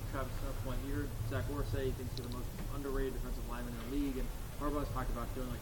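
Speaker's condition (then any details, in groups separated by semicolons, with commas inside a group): No condition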